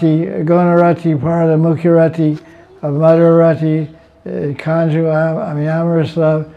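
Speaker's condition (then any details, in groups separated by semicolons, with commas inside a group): Deafness; self-reported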